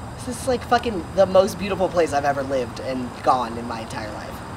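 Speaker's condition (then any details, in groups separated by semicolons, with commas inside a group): No condition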